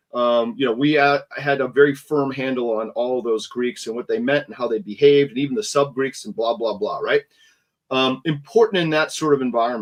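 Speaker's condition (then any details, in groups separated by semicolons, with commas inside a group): No condition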